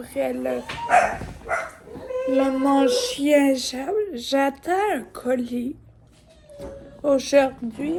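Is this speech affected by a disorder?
Yes: ataxia; degenerative.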